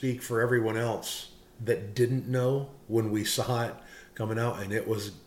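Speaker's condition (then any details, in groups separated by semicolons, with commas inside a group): No condition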